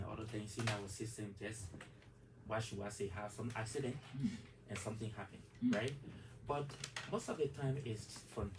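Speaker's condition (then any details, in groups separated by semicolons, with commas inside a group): No condition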